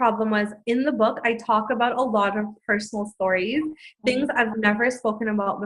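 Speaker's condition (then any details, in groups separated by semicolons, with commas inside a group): No condition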